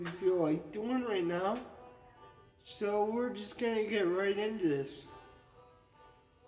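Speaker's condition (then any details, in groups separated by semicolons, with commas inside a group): Cerebral palsy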